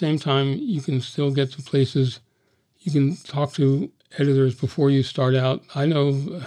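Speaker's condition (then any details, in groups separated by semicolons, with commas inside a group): Parkinson's disease; Parkinson's progressing rapidly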